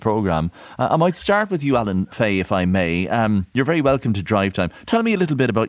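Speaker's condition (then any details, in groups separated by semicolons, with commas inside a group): No condition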